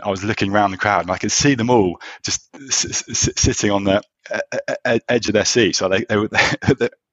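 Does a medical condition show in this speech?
Yes: stammering; past group therapy sessions gave temporary easier speech then relapse, past voluntary stammering practice; works on acceptance rather than fluency, discloses stammer openly, e.g. at interview start; speech blocks, gets stuck, amount of stammering varies between conversations; here repeated sounds, prolonged sounds.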